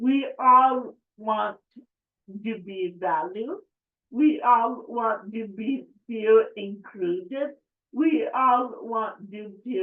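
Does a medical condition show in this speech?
Yes: cerebral palsy; affects speech.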